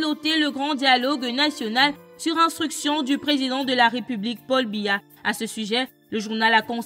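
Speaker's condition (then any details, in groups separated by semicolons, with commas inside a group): No condition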